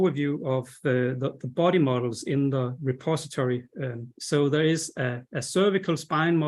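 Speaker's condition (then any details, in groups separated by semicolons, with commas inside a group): No condition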